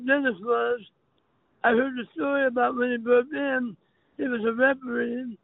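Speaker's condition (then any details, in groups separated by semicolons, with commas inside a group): Throat cancer; sometimes chokes up while speaking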